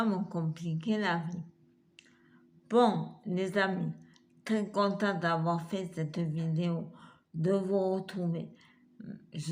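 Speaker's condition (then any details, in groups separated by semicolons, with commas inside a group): Multiple sclerosis; wheelchair, hand difficulties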